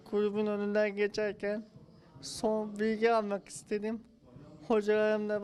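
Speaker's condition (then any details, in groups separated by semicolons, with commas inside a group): Cerebral palsy; since birth, wheelchair user; weakened muscles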